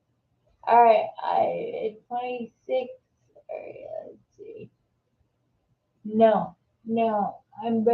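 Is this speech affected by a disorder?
Yes: multiple sclerosis; secondary progressive.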